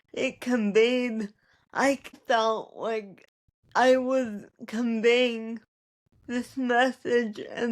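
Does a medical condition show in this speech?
Yes: cerebral palsy; spastic, ataxic features.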